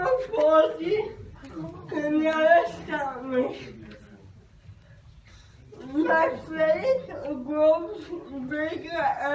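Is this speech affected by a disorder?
Yes: cerebral palsy; from birth; age 17; speech not clear, early words understood only by parents.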